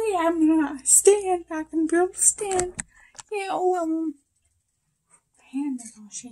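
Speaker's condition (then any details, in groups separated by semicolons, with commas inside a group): Brain injury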